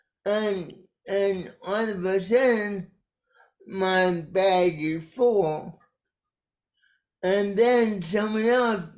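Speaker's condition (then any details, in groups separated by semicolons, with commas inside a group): Cerebral palsy; caused by brainstem aneurysm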